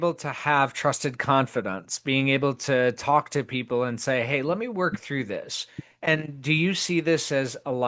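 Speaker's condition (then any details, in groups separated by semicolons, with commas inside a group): No condition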